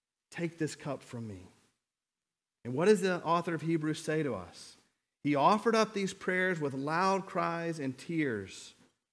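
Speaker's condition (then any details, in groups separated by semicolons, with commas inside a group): No condition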